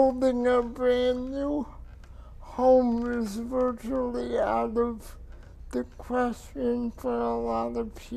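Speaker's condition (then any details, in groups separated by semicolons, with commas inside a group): Cerebral palsy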